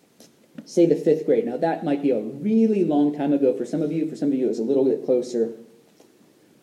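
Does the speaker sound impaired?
No.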